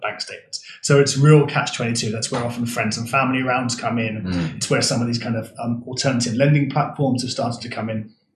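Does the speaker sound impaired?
No.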